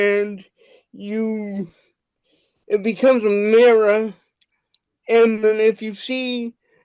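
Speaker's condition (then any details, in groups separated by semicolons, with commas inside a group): Cerebral palsy; wheelchair user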